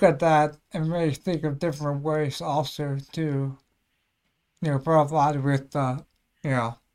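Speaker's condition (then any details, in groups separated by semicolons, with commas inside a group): Cerebellar ataxia; slurs a bit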